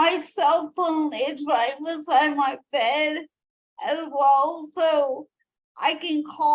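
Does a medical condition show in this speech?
Yes: cerebral palsy; from birth, 42 surgeries.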